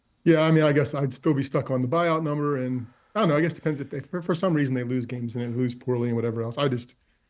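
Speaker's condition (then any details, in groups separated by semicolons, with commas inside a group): No condition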